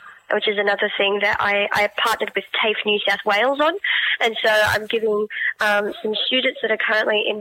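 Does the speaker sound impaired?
Yes: cleft palate; congenital cleft palate, born with it, Variety children's charity support as young girl.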